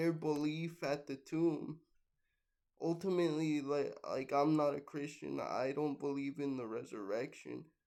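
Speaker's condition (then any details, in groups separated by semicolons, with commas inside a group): Cerebral palsy; somewhat slurred speech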